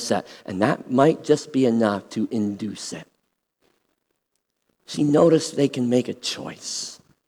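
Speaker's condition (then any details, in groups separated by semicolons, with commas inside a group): Cleft lip and palate; congenital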